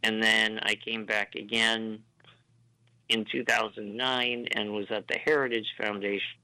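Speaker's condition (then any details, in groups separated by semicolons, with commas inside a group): Duchenne muscular dystrophy; ventilator may be audible, speech cadence slightly different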